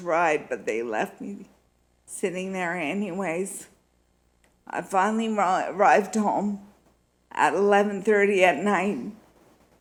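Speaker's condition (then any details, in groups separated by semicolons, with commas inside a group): Multiple sclerosis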